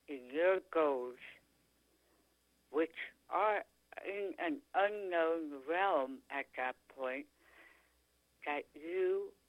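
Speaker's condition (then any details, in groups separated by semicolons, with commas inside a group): Tongue cancer; 3/4 tongue removed by dr. Oxford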